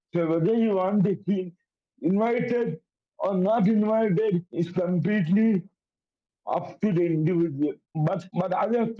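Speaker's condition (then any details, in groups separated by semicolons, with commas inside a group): Cerebral palsy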